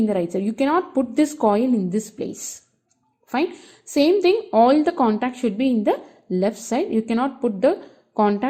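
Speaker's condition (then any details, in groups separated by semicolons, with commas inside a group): No condition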